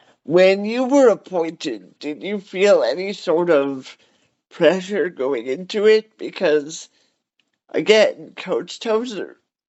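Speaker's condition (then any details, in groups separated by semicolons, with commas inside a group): Cerebral palsy; cerebral palsy, wheelchair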